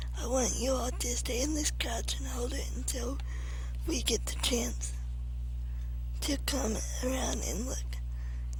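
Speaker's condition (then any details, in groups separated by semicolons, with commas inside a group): Cerebral palsy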